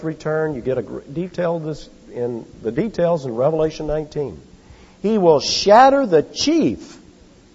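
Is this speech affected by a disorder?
No.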